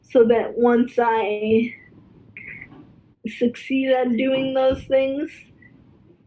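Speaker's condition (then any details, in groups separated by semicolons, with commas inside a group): Cerebral palsy, spastic quadriplegia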